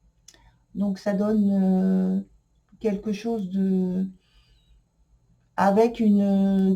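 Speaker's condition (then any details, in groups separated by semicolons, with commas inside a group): No condition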